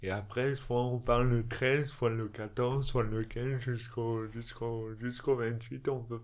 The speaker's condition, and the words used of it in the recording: Dystonia. La dystonie, c'est une maladie neurologique qui impacte pour ma part des troubles de l'élocution et de la motricité.